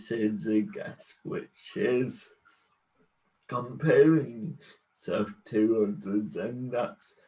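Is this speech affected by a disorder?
Yes: cerebral palsy.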